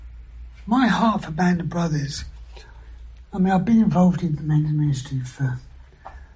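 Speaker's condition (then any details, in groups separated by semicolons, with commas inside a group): Throat cancer surgery, vocal injections; years after treatment, three vocal cord injections, swallow disorder, chokes on food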